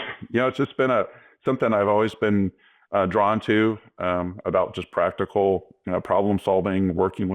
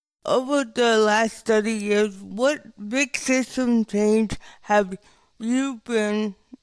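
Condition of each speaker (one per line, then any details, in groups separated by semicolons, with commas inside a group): No condition
Cerebral palsy; with developmental disabilities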